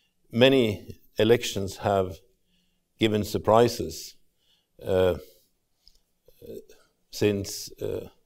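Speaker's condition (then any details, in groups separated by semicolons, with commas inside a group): No condition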